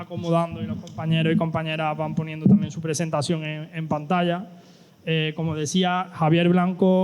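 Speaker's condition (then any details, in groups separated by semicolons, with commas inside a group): No condition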